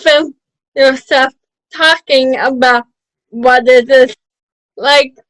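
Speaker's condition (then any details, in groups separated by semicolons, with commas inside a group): Cerebral palsy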